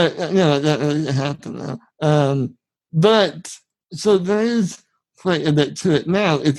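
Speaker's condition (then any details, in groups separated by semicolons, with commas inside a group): Spinal muscular atrophy; genetic, from birth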